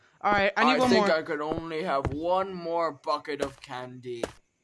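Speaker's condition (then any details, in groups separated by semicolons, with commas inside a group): No condition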